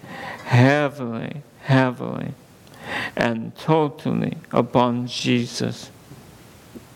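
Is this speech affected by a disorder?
Yes: ALS; under neurologist care, seeing doctors for multiple organic issues.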